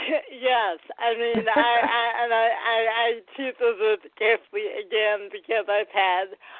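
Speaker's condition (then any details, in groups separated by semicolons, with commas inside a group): Cerebral palsy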